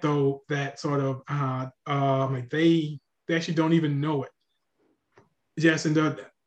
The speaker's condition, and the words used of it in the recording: Stuttering. Yes, like, and also I mean, at least to like actually feel the need to like actually jump in like after every other word and say, I mean, did you mean this?